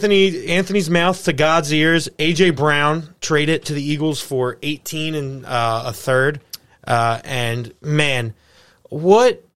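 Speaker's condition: No condition

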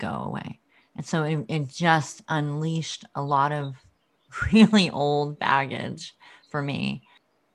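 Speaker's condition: Cleft lip and palate

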